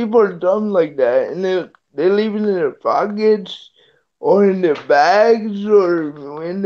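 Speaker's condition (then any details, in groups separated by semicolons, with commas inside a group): Cerebral palsy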